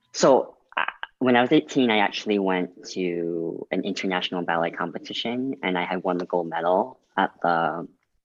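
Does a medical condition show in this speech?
Yes: cleft lip and palate.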